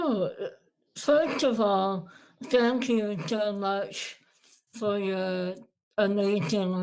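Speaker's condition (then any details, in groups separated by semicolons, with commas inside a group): Moebius syndrome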